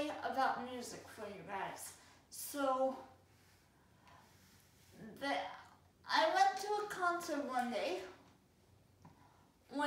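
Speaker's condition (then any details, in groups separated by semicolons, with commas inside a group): Cerebral palsy; affects all four limbs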